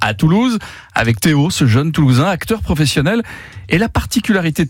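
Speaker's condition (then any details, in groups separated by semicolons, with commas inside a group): No condition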